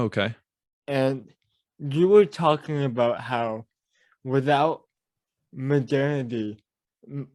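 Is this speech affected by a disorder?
Yes: cerebral palsy; mild speech impediment.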